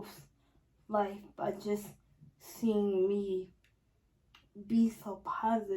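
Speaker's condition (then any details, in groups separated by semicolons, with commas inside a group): Spastic quadriplegic cerebral palsy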